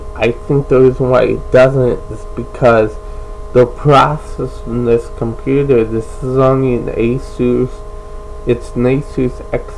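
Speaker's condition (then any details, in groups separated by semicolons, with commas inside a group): Cerebral palsy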